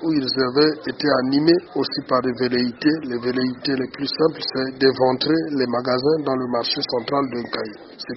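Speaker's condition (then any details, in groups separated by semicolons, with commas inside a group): No condition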